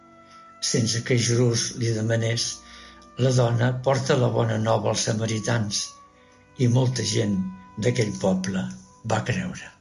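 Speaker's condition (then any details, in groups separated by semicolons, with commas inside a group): No condition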